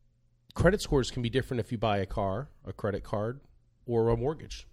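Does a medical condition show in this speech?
No.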